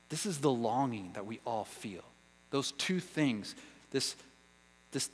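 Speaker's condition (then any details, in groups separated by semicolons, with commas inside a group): No condition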